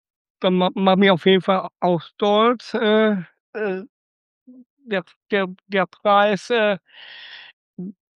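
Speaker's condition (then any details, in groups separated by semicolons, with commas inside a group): Down syndrome (trisomy 21); noticed on ultrasound two days before caesarean birth, St. Vinzenz Krankenhaus Datteln, Frühförderstelle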